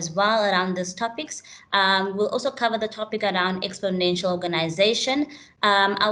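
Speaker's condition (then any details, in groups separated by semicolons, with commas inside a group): No condition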